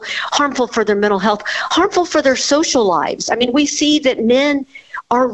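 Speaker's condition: No condition

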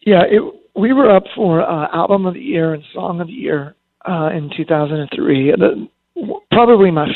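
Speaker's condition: Spasmodic dysphonia; lost voice control

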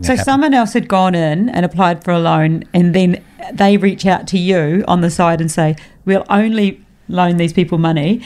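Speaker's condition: No condition

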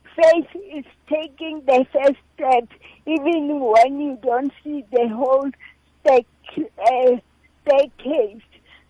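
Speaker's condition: Cerebral palsy; since childhood, mobile enough to climb Kilimanjaro after about three to six months of training

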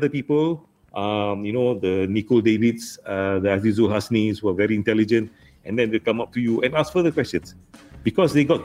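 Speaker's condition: No condition

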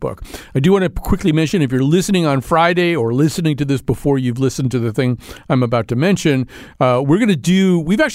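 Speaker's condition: No condition

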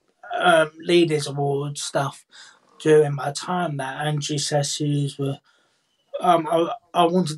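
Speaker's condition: Cerebral palsy, profound hearing loss; no longer signs

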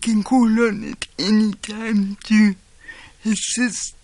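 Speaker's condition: Cerebral palsy; never talking

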